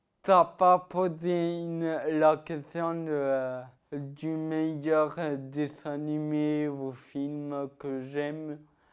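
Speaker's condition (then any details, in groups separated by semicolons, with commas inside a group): Ataxia-telangiectasia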